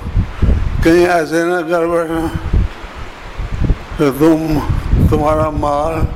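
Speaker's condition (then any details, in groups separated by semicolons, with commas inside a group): Difficulty speaking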